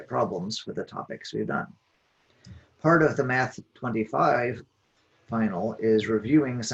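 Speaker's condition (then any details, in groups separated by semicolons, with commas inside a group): No condition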